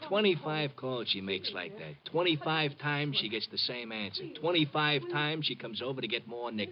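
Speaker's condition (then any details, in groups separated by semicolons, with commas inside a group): No condition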